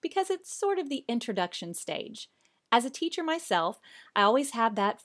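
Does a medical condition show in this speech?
No.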